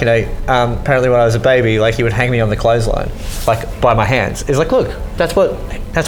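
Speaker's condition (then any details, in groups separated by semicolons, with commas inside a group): Cleft lip and palate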